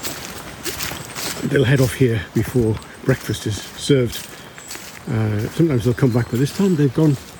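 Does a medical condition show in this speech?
No.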